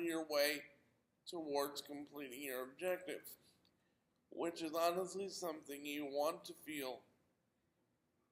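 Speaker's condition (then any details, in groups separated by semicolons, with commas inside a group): Cerebral palsy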